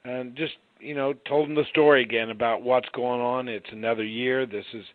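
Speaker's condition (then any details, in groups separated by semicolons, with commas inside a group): No condition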